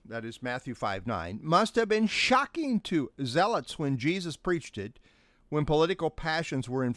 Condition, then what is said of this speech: No condition.